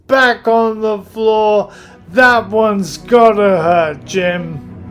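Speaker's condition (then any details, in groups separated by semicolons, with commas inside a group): Primary lateral sclerosis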